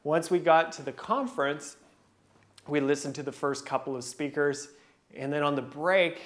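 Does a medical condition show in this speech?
No.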